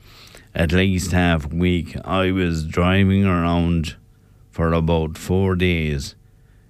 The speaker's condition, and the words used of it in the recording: ALS (motor neuron disease). He's unsteady on his feet, his voice is slurred, obviously he's had a drink or three or four or more, you know.